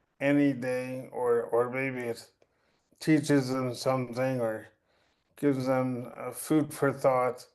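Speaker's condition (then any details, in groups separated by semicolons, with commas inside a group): Cerebral palsy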